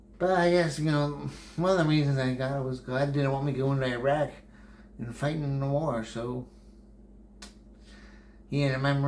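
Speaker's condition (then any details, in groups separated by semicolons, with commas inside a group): Brain injury; memory greatly affected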